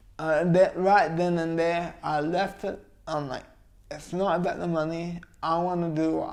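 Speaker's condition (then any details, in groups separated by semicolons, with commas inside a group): Cerebral palsy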